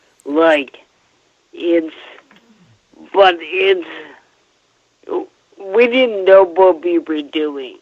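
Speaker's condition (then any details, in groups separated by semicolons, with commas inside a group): Friedreich's ataxia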